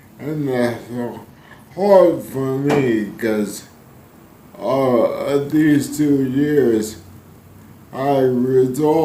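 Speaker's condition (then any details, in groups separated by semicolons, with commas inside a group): ALS; spasticity main symptom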